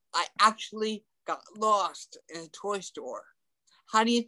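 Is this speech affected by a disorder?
Yes: ataxic cerebral palsy; from birth, mild, legs mostly, also arms, walked at about age four; talking affected, tongue affected a little, frequent stuttering in past, improved with speech therapy.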